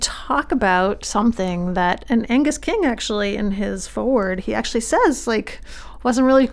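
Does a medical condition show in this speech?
No.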